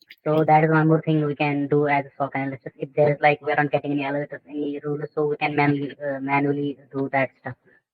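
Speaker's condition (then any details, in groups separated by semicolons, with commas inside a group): No condition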